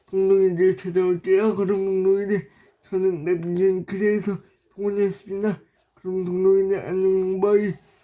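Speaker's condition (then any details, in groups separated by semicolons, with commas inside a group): Brain lesion disability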